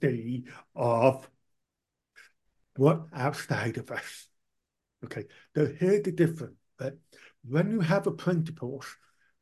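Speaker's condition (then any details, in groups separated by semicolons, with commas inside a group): Profound deafness, born profoundly deaf, cochlear implant; hearing aids let own speech be heard, speech not too bad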